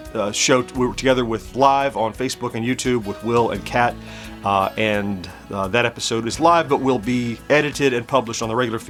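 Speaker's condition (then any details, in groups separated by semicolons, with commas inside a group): No condition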